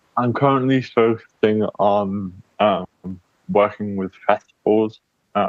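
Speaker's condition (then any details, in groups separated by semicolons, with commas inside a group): Cerebral palsy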